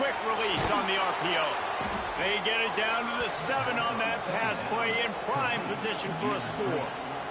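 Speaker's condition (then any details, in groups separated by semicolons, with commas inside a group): No condition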